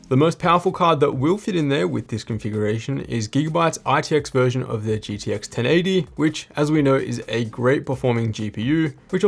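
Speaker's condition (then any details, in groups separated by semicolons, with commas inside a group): No condition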